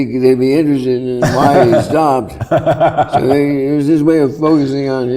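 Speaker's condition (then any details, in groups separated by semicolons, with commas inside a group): Parkinson's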